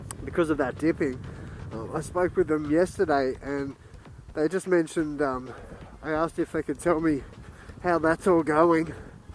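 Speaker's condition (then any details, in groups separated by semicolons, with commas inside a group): No condition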